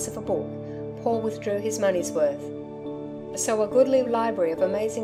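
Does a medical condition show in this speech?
No.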